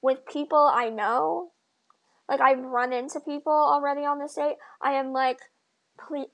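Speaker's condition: Bilateral cleft lip and palate; from birth

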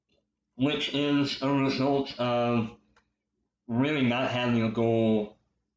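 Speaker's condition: Cleft lip and palate, popliteal pterygium syndrome

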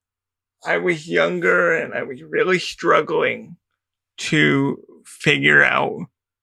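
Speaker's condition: Cerebral palsy; diagnosed age 2, early at-home occupational and physical therapy, disability school ages 3 to 6; vocal ability might be a little different

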